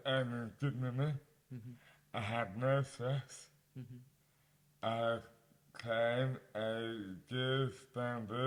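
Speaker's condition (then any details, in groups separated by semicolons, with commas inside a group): Dystonia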